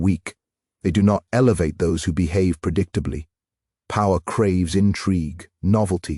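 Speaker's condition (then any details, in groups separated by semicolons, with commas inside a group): No condition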